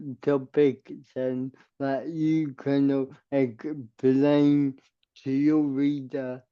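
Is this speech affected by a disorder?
Yes: cerebral palsy; permanent wheelchair user; uses walker, therapy, gym, yoga; speech impediment, rehearsed words for clarity.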